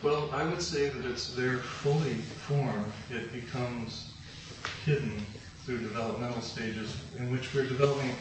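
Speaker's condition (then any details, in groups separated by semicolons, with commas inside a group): No condition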